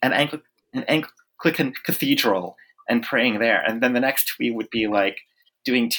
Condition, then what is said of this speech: Stuttering. Which, to go back to the topic of being, sorry, stuttering is getting the better of me.